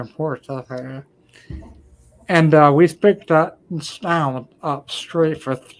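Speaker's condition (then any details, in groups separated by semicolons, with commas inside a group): Ataxia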